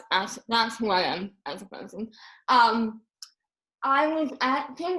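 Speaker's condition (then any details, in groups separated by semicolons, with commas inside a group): Moebius syndrome; congenital facial paralysis, paralyzed tongue, smile surgery; facial paralysis affects speech, infant feeding difficulty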